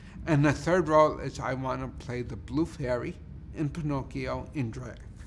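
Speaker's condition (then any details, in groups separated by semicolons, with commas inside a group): Cerebral palsy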